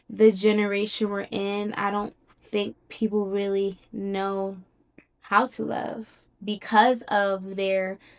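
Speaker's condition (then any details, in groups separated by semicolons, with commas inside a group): No condition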